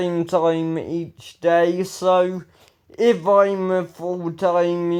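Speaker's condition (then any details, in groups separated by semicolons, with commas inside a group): Ataxia; speech recently worse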